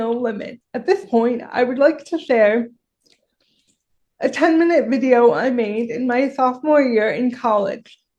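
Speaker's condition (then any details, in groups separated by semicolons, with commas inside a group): Cerebral palsy; shaky voice, worse when nervous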